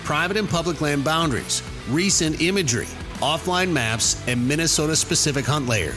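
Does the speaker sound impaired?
No.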